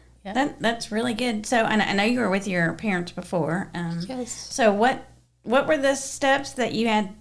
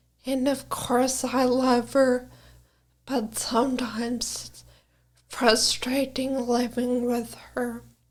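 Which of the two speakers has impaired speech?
The second: brain injury; caused by brain aneurysm; injury at very young age, one medication.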